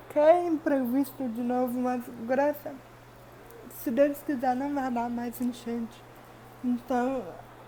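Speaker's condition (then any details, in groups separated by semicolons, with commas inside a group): Cerebral palsy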